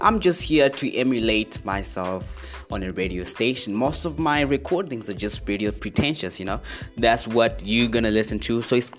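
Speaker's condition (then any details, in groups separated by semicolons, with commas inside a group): No condition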